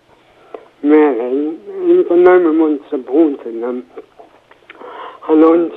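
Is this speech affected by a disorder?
Yes: cerebral palsy, mild; slight, after accident at age 2 with month-long coma, affects coordination, physio for walking; affects speech, speech therapy at Victoria School in Poole.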